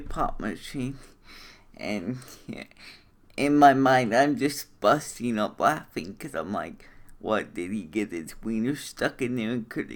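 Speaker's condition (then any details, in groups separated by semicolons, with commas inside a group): Cerebral palsy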